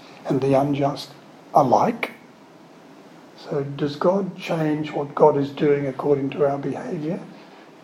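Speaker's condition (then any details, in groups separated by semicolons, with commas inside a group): No condition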